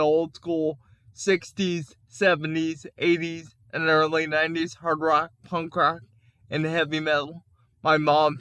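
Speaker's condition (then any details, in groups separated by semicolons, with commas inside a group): Cerebral palsy; can speak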